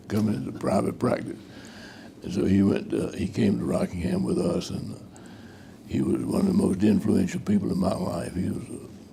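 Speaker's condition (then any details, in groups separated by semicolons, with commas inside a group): Parkinson's disease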